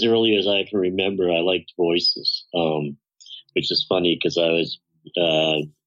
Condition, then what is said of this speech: Cleft palate. So I'm facially disfigured. I'm vocally distorted.